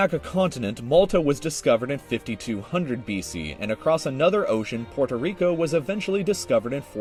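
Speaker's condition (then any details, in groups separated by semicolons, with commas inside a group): No condition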